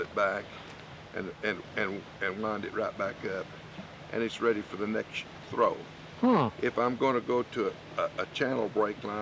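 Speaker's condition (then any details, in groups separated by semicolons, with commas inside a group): No condition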